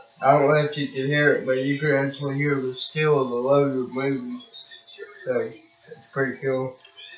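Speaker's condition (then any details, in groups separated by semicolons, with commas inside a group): Cerebral palsy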